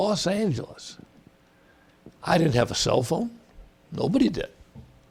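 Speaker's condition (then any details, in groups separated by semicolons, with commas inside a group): No condition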